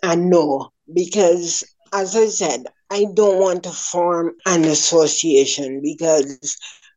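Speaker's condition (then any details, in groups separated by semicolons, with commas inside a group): Ataxia; first sign slurred speech episode lasting 8-10 minutes, unnoticed by self, mistaken for drinking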